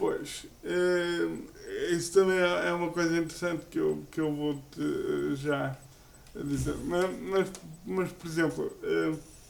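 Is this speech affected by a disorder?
Yes: cerebral palsy; uses a wheelchair.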